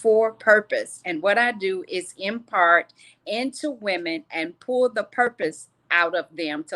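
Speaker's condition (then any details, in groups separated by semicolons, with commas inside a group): No condition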